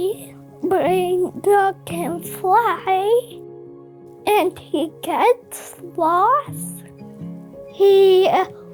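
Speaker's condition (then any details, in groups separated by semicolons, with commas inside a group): Friedreich's ataxia; weakness on both sides; onset 18 months old, progressing, worsening stability, more dependent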